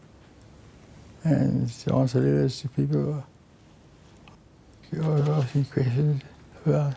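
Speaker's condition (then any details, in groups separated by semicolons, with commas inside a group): Parkinson's disease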